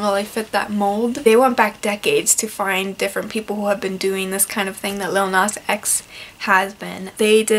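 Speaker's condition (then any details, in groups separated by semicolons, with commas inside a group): No condition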